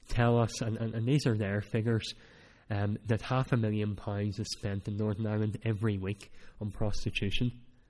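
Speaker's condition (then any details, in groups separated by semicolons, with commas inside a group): Cleft palate; cleft palate since childhood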